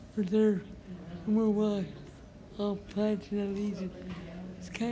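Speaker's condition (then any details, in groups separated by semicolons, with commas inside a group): Traumatic brain injury; traumatic brain injury from car rollover on base around age 24, army occupational and physical therapy; wheelchair user, knee later failed; talks funny, understandable except when laughing, could not speak for a year after injury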